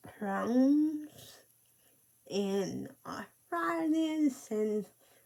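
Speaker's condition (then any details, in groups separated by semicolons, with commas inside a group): Cerebral palsy; speech affected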